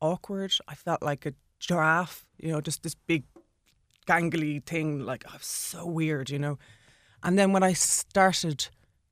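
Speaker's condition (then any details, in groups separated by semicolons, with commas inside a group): Stutter; stutter present during drinking years, cared less about it when drunk; prolonged sounds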